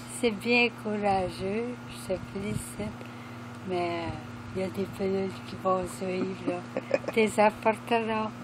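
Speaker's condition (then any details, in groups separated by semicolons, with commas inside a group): ALS; affects hands, legs and voice; diagnosed 4 months ago, little hand dexterity, wheelchair outdoors, rapid progression; lost half of voice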